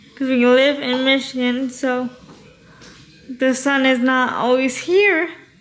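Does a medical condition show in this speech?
Yes: cerebral palsy, spastic quadriplegic.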